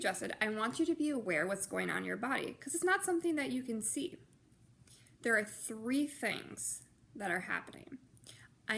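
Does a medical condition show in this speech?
No.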